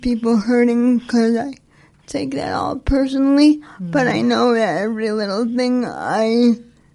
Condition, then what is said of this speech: Cerebral palsy. You can hear the tightness in my voice, but that's because I'm really excited.